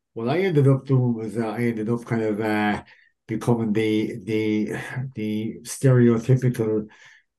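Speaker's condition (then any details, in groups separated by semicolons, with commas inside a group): Cleft lip and palate; rhinoplasty likely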